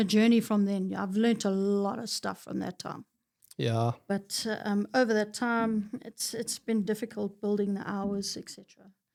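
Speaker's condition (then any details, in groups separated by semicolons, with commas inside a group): No condition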